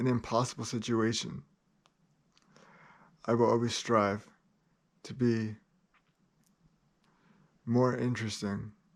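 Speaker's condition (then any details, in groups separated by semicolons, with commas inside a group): Cerebral palsy, spastic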